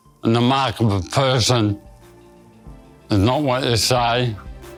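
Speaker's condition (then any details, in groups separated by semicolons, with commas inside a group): Motor neurone disease; hand onset; speech gradually lost, now believed unable to speak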